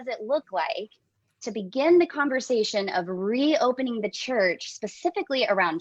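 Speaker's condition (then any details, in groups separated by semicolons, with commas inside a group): No condition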